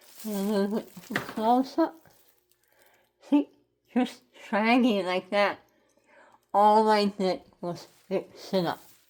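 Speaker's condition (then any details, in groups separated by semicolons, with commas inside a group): Head and neck cancer; tracheostomy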